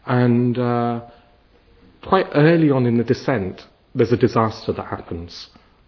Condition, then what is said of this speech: No condition.